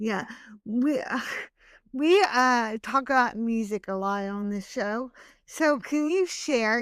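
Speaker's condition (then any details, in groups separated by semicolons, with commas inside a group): Hemiplegic cerebral palsy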